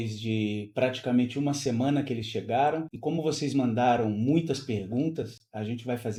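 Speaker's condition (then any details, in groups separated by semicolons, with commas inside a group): No condition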